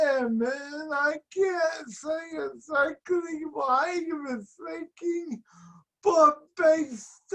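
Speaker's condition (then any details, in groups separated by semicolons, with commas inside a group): Speech and mobility impairment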